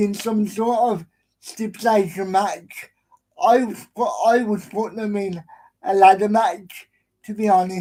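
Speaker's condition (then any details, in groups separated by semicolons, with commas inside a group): Cerebral palsy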